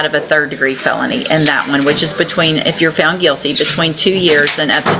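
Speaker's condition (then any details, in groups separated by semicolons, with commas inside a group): No condition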